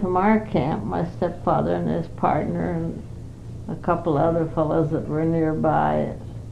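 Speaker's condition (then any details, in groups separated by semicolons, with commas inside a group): Parkinson's; Parkinson's for 5 years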